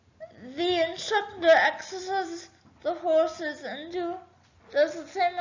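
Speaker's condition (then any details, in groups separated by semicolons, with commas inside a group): Cerebral palsy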